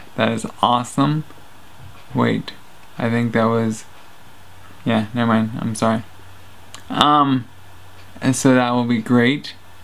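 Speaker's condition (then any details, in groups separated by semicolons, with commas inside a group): Traumatic brain injury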